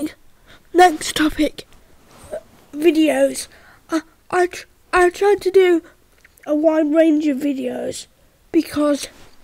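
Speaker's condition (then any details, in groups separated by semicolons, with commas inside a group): Cerebral palsy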